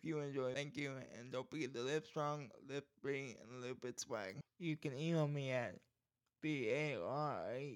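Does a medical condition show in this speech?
Yes: cerebral palsy; speech problem due to cerebral palsy.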